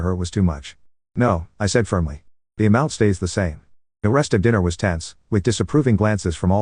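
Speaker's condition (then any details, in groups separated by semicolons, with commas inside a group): No condition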